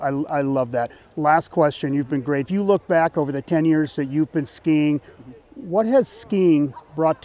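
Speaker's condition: No condition

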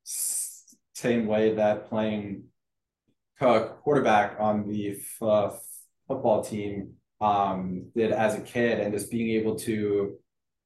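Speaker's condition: Stuttering; stuttering since childhood; varies by situation, more fluent when confident, healthy and feeling good; repeated sounds, prolonged sounds

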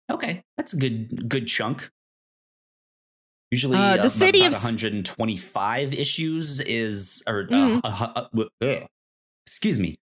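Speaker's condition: Stuttering; stutter since childhood, cause unknown, explained as brain moving faster than mouth, speech therapy in elementary school; stutters during podcast recording; stutters in the midst of podcasting, speech impediment described as obvious; repeated sounds, repeated words

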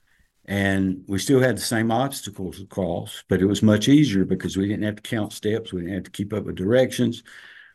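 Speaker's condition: No condition

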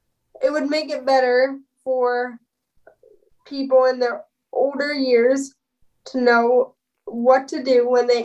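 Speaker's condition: Spastic cerebral palsy, spastic, with dystonia, all four limbs

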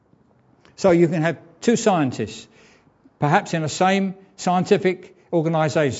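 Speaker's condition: No condition

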